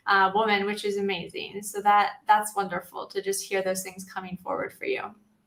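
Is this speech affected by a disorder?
No.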